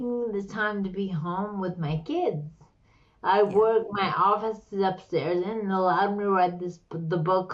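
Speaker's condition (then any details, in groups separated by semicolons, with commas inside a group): Slurred speech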